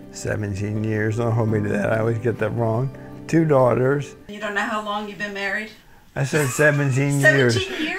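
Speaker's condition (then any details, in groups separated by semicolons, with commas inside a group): ALS; two or more years since diagnosis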